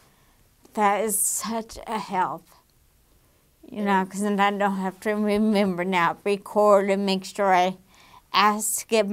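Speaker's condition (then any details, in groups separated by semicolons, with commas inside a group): Damaged diaphragm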